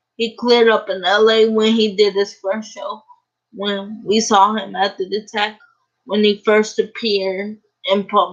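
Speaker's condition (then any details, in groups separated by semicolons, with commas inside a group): Cerebral palsy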